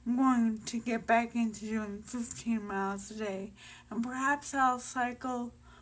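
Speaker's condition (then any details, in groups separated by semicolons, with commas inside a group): Brain injury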